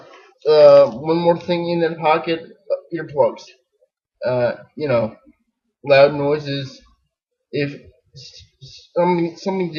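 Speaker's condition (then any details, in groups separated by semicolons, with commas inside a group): Cerebral palsy, spastic diplegia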